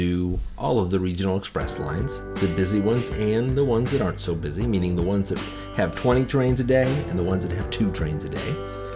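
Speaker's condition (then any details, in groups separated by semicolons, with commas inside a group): No condition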